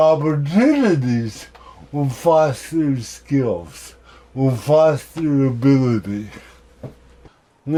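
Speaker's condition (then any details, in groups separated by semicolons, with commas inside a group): Cerebral palsy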